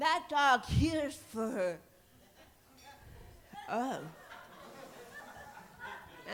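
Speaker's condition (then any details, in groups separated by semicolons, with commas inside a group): Cerebral palsy; titanium neck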